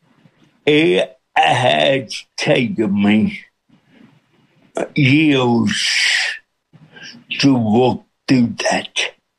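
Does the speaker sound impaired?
Yes: cerebral palsy with speech impediment; pastor John Hayes feared nobody could understand.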